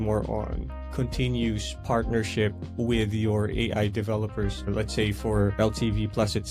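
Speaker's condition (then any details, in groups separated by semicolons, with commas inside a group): No condition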